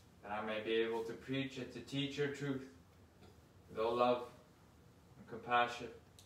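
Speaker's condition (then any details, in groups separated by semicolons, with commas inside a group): No condition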